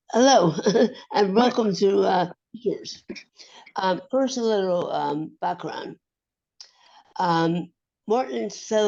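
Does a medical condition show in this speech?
Yes: acquired brain injury; ongoing recovery.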